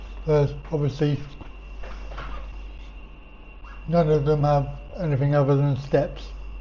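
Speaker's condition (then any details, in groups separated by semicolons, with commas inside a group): Cerebral palsy; back surgery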